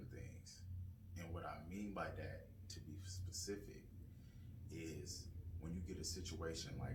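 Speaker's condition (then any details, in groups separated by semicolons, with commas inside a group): No condition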